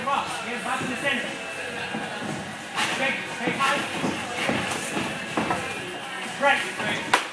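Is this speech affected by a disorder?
No.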